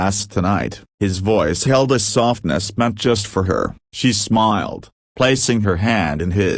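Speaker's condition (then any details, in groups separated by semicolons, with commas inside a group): No condition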